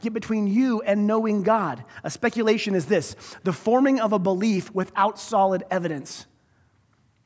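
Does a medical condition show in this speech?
No.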